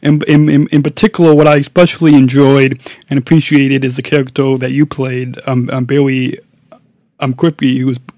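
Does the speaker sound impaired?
Yes: stuttering; here repeated words.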